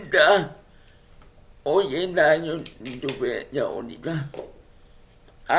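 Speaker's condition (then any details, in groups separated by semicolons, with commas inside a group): Cerebral palsy; speech affected by condition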